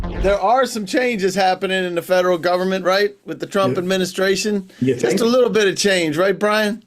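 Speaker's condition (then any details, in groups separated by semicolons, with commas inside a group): No condition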